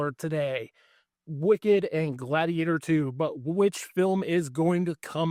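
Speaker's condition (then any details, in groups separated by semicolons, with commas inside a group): No condition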